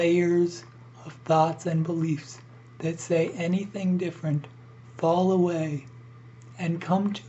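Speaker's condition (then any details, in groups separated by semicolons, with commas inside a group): ALS; breathing increasingly difficult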